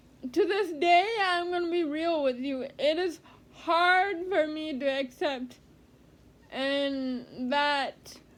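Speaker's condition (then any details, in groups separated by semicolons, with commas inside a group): Cerebral palsy; leg spasticity, baclofen pump, hip rotation surgery; speech therapy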